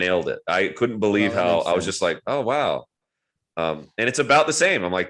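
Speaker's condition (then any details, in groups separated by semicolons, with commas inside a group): No condition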